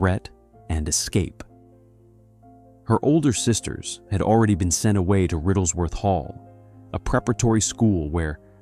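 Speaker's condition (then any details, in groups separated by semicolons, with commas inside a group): No condition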